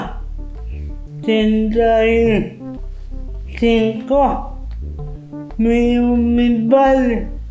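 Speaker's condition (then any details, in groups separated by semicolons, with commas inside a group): Cerebral palsy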